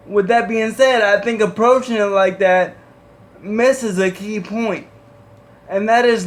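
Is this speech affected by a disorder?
Yes: cerebral palsy.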